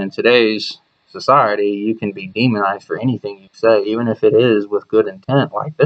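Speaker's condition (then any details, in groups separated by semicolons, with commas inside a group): No condition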